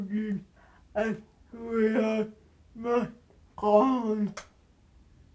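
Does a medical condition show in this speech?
Yes: cerebral palsy; severe, cannot walk, feed or dress self; limited speech.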